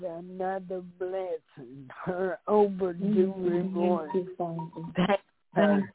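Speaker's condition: Stroke affecting voice; only voice affected; voice not totally restored, cannot pray long; not fully restored, change in voice heard by others

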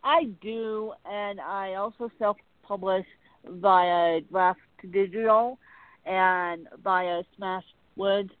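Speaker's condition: Cerebral palsy; back brace

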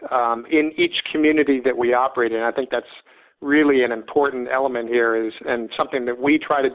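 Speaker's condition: No condition

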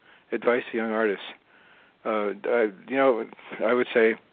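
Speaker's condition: Parkinson's disease; some years before recording

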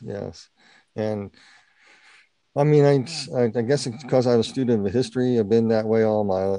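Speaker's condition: Partial cleft palate; present from birth

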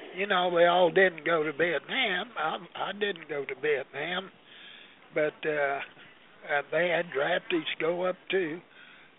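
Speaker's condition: Parkinson's disease; long-standing, tremor, trouble with fine hand work as watchmaker, hard to eat

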